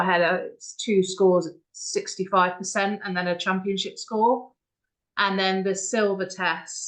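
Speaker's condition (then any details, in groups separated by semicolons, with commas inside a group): No condition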